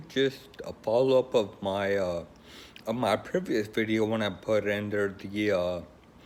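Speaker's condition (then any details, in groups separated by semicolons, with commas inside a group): Friedreich's ataxia; choosing a wheelchair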